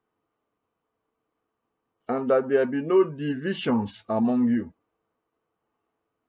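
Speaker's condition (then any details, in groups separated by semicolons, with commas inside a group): No condition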